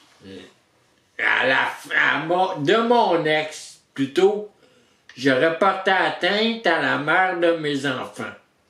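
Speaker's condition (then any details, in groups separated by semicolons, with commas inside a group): Traumatic brain injury; surgery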